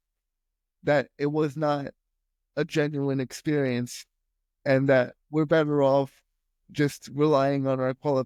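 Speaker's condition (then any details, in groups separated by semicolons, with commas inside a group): Spastic quadriplegia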